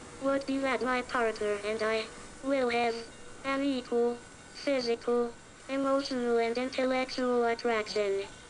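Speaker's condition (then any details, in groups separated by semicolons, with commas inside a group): Cerebral palsy; uses wheelchair, needs help with bathroom, eating, showering, dressing, transfers to wheelchair and bed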